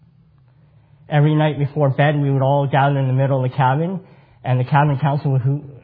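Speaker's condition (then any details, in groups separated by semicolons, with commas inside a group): Cleft palate; congenital cleft palate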